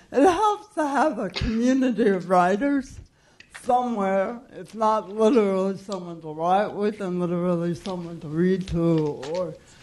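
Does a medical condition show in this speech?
Yes: cerebral palsy.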